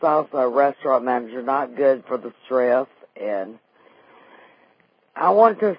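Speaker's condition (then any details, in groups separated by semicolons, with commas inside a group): Vocal cord paralysis after stroke; wheelchair user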